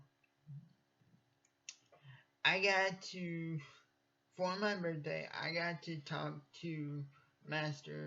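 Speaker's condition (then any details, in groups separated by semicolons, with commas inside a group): Cerebral palsy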